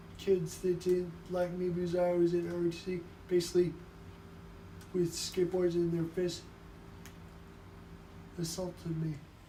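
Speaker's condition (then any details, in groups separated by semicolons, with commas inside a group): Traumatic brain injury; assault at age 15, unable to walk or self-care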